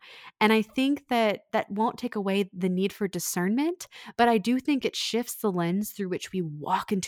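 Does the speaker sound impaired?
No.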